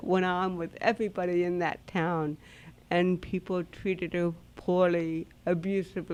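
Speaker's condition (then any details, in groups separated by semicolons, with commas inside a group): Cerebral palsy; speech therapy as child, still speaks publicly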